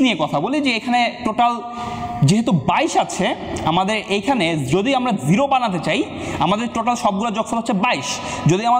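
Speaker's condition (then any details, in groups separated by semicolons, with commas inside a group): No condition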